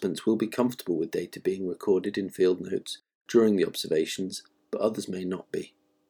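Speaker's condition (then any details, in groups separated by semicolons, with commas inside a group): No condition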